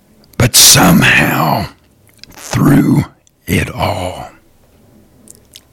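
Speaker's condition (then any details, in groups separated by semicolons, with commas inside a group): Throat cancer survivor; voice probably hard to listen to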